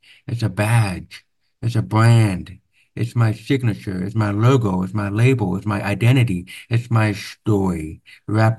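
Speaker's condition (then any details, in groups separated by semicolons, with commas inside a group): Profound hearing loss, deaf accent; congenital very severe to profound hearing loss, over 13 years of speech therapy; noticeably different accent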